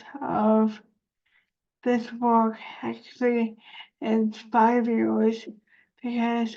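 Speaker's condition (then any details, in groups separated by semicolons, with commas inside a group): Cerebral palsy; spasticity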